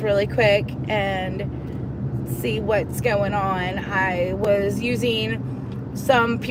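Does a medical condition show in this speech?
No.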